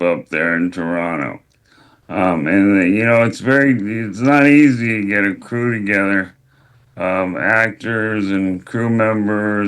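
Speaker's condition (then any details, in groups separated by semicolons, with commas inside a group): ALS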